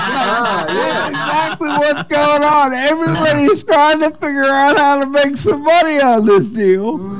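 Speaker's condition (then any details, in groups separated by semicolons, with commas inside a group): Cerebral palsy; speech sounds drunk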